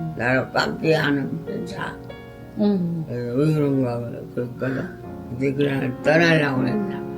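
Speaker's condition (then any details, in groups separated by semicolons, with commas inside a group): Parkinson's disease; also dementia, over eighty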